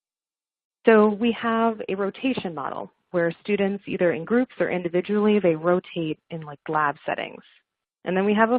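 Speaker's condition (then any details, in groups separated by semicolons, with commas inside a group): No condition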